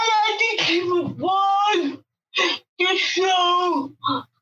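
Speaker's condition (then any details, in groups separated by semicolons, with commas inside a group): Cerebral palsy; wheelchair for mobility, speech impairment, job provides same interpreter daily over Zoom; others may struggle to understand, interpreter revoices her words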